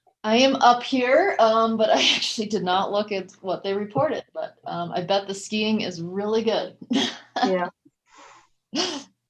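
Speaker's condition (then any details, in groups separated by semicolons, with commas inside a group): No condition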